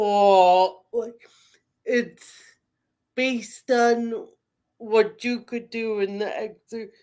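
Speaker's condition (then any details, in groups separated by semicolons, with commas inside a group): Cerebral palsy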